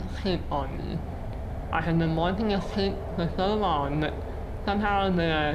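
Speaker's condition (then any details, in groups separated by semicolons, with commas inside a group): Muscular dystrophy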